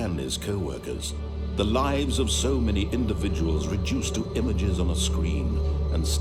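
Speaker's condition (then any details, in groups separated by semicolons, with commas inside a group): No condition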